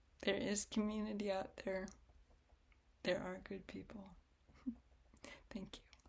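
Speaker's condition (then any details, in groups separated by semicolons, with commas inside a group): Spastic cerebral palsy; spastic form, hip problems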